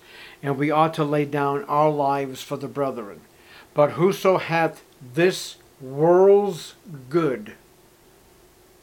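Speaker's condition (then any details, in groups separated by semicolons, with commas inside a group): No condition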